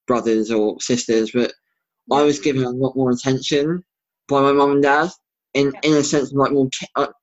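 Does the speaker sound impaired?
Yes: bilateral cleft lip and palate; relearned speech after each palate surgery, practiced alphabet.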